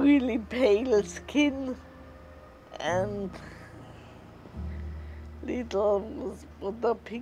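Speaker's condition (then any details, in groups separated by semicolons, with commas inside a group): Multiple sclerosis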